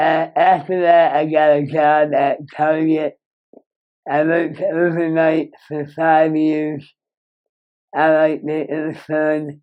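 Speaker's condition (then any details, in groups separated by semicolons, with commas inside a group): Moebius syndrome; severe nerve damage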